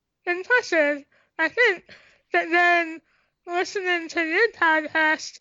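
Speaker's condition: Tracheostomy, cystic hygroma of head and neck; doctors predicted never talking, learned to talk, unable to swallow, breathing effortful when running

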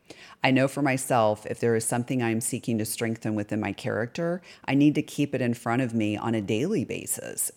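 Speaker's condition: No condition

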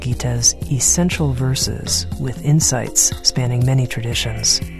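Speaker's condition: No condition

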